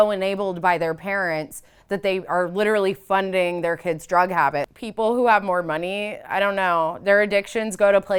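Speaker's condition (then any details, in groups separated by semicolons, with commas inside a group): No condition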